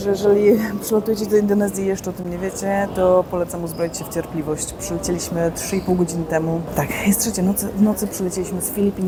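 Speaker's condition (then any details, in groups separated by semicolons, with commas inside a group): No condition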